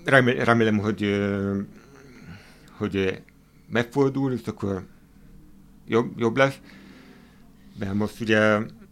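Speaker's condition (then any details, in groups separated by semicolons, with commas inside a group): Hearing impairment, hard of hearing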